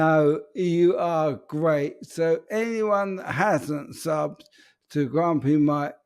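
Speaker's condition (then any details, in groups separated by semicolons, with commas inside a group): ALS; speech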